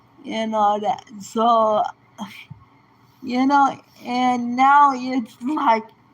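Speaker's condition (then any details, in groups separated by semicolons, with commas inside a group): Cerebral palsy; present from birth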